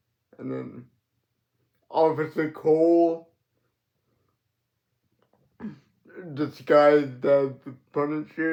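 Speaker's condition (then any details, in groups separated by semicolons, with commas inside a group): Cerebral palsy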